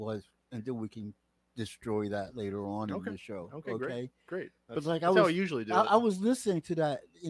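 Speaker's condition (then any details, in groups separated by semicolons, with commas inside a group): No condition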